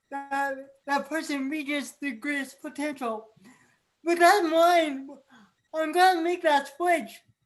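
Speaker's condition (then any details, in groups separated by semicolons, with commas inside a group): Cerebral palsy; from birth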